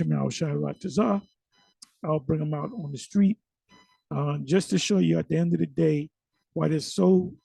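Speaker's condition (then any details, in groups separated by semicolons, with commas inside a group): No condition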